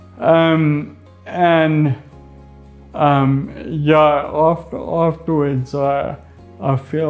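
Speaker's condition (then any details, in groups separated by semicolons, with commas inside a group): Friedreich's ataxia; weekly biokinetics therapy about 18 months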